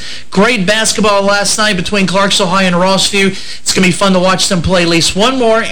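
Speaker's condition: No condition

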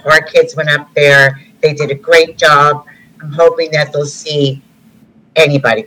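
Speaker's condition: No condition

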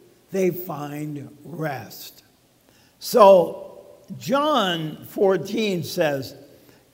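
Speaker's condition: ALS; talking funny

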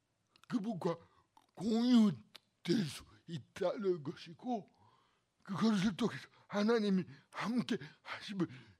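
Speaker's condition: Cerebral palsy; two surgeries upcoming

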